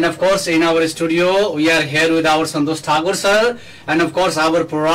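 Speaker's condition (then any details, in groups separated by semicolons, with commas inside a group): No condition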